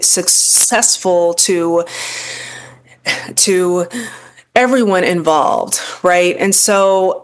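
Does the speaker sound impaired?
Yes: stuttering; lifelong stuttering; pursues public speaking to face fear of talking, still stutters, feels vulnerable on podcasts; long-standing fear of talking, past avoidance of carrying conversations, stuttering held back career; here repeated sounds, prolonged sounds.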